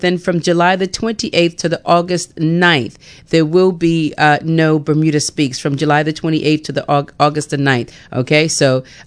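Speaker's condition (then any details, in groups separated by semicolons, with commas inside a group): No condition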